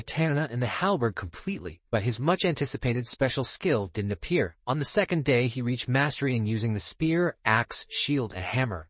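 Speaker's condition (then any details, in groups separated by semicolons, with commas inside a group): No condition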